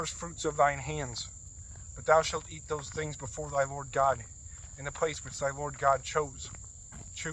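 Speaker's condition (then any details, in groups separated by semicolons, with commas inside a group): No condition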